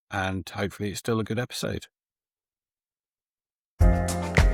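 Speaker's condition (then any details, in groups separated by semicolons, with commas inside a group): No condition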